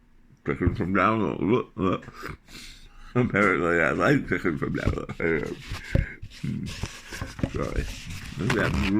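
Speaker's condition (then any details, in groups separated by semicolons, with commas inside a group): Tongue cancer surgery, tongue graft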